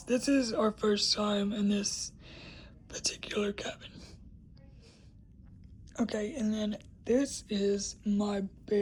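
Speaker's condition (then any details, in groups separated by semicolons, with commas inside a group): Cerebral palsy; uses a wheelchair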